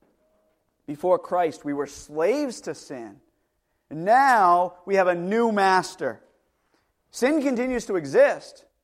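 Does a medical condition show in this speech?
No.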